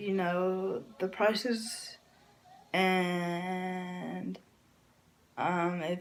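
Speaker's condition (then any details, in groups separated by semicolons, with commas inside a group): Cerebral palsy; from birth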